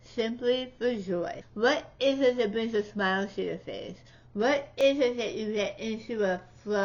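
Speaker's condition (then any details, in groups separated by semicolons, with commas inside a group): Tongue cancer surgery; partial glossectomy, over half tongue removed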